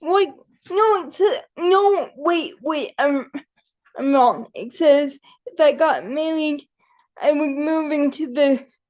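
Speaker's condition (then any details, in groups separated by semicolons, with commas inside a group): Cerebral palsy; able to articulate and speak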